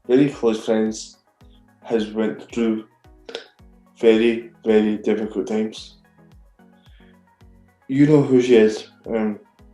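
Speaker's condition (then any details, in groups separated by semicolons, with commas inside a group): Cerebral palsy; very rigid body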